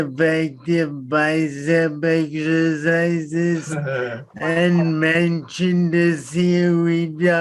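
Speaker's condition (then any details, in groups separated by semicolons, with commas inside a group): Traumatic brain injury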